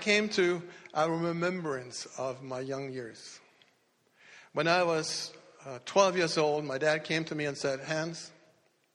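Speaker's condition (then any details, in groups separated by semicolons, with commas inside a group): No condition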